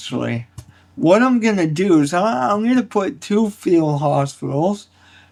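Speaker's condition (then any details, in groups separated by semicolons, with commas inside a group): Cerebral palsy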